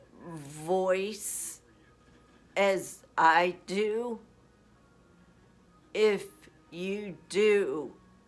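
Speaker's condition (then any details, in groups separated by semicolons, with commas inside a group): Essential tremor; voice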